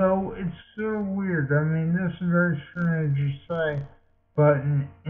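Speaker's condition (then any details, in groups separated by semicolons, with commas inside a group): Multiple sclerosis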